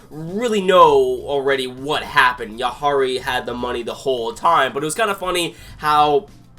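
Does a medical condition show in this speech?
No.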